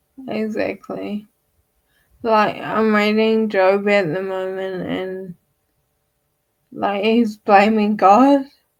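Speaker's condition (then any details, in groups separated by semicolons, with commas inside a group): Friedreich's ataxia; wheelchair user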